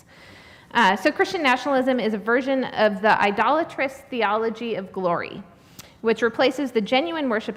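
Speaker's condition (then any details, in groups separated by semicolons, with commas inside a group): No condition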